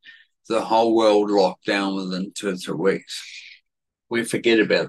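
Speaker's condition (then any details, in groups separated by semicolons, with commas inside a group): Cerebellar atrophy, genetic; worse today than usual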